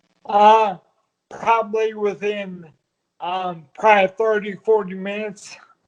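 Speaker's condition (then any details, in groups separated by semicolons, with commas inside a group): Multiple sclerosis; voice stronger after treatment, breathing laboured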